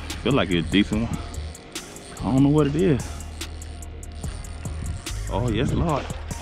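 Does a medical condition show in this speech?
No.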